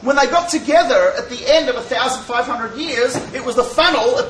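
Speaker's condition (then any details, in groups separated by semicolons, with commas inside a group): No condition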